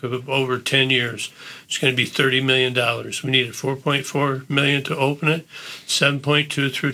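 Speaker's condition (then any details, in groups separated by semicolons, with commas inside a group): Parkinson's disease; once could not speak on live tv, diagnosed 2 days later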